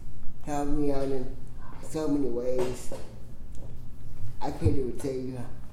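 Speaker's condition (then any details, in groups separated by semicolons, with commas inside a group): Cerebral palsy; congenital, present from birth; prevents flowing speech, says a few words then staggers, teacher Duke sings main rap vocals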